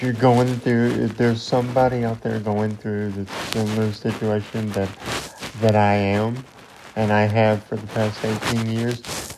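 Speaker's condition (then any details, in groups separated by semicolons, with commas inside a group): Cerebral palsy; cerebral palsy since birth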